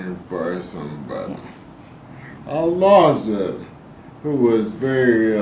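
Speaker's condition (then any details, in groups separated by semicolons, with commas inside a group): ALS; severe violent spasticity, intrathecal baclofen pump, essential tremor; off medication, uses wheelchair, collapses on standing, spasticity easing; voice lost, breathing trouble after pump surgery, now louder, clearer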